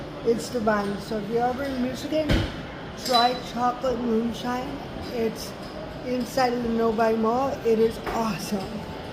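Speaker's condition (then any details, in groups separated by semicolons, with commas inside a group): Cerebral palsy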